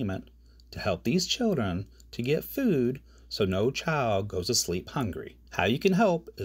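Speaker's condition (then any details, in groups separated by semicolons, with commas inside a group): No condition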